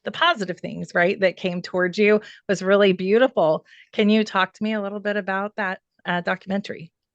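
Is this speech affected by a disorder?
No.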